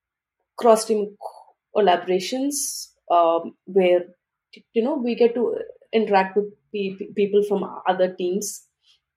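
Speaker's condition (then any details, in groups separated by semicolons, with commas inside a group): Stuttering; stuttering since about age 3, grew up in India speaking Telugu, English and Hindi; variable, some days fluent even in stand-up meetings, other days hard to get words out; blocks and pauses, hard syllables and phonics trigger blocks, nervous in groups; repeated sounds, prolonged sounds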